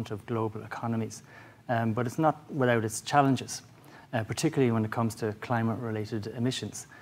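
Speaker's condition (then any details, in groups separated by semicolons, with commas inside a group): No condition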